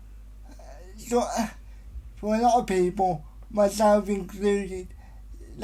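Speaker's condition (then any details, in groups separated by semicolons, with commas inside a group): Cerebral palsy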